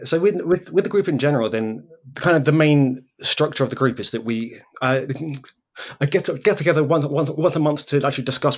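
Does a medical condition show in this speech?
Yes: stutter; speech impediment; disfluent moment noted during this recording; makes recording podcasts difficult, still runs own podcast; here repeated sounds, repeated words.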